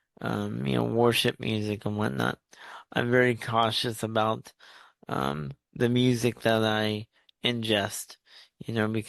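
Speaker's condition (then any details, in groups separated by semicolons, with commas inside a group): Cerebral palsy; uses wheelchair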